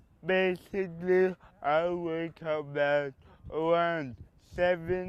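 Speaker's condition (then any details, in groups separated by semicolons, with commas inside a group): Cerebral palsy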